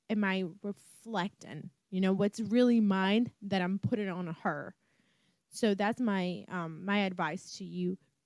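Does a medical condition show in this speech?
No.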